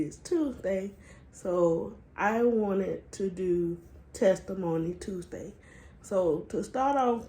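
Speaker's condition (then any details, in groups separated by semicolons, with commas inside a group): Cerebral palsy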